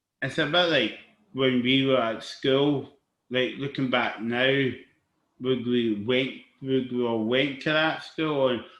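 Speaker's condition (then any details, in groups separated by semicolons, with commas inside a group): Cerebral palsy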